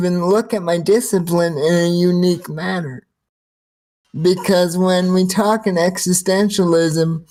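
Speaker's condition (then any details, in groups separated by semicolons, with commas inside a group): Cerebral palsy, spastic quadriplegia, severe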